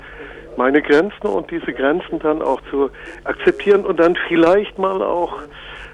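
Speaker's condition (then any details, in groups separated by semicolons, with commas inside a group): No condition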